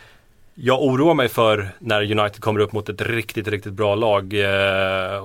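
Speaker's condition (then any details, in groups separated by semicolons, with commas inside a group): No condition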